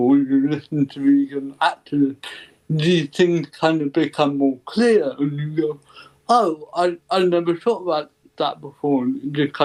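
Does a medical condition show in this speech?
Yes: cerebral palsy; ataxic type.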